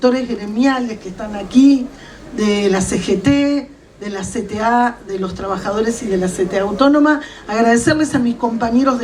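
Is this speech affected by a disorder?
No.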